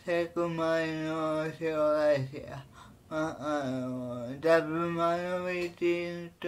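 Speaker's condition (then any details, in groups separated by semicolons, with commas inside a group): Cerebral palsy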